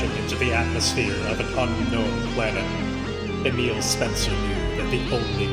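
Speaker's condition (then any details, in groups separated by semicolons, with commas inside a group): No condition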